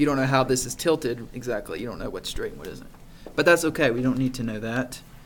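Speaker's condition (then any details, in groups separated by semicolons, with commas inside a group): No condition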